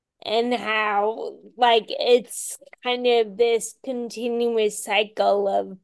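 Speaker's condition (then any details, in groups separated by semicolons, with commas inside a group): Friedreich's ataxia; voice issues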